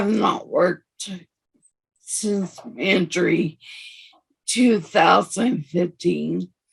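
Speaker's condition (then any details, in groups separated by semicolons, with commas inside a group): Severe anoxic brain injury; severe, wheelchair; early unable to speak, tracheostomy, sometimes types to communicate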